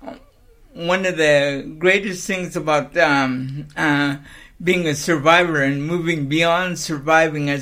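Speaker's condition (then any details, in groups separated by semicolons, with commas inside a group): Cerebral palsy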